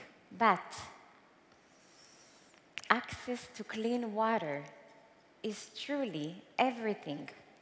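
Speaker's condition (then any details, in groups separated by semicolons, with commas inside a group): No condition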